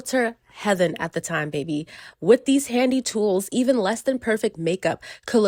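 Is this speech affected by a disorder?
No.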